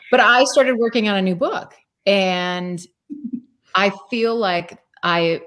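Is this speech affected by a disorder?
No.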